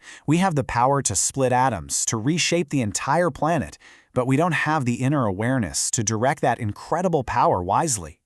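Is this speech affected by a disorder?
No.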